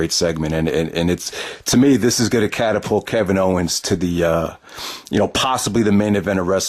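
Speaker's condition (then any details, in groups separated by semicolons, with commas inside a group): No condition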